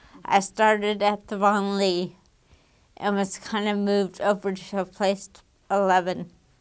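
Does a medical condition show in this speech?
Yes: damaged diaphragm.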